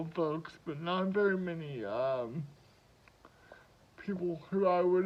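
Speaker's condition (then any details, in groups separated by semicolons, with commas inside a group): Cerebral palsy; speaks slower at times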